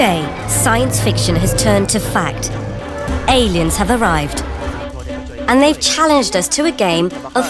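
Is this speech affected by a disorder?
No.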